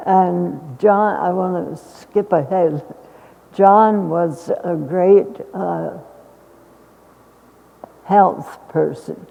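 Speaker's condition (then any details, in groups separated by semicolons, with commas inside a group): Essential tremor; more than half of life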